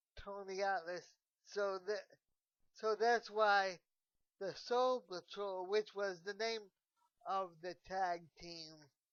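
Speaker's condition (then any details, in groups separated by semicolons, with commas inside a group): Cerebral palsy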